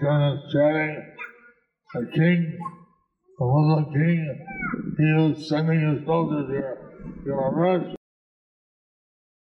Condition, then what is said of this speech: Stroke. That way, those who are not used to hearing me speak can understand.